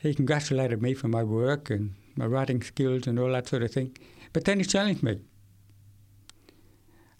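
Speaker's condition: Severe to profound hearing loss, acquired, from meningitis at age 8; struggles to follow fast speech and lecturers facing away

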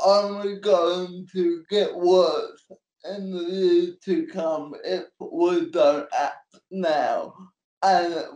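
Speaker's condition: Cerebral palsy; getting on and off stage

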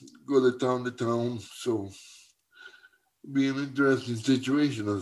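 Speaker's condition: Cerebral palsy; gone 6 years

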